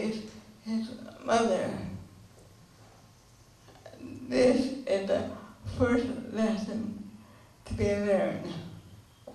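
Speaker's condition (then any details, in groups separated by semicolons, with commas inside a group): Cerebral palsy; since birth, unable to run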